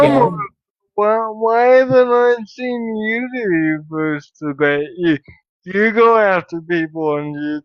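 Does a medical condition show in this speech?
Yes: cerebral palsy.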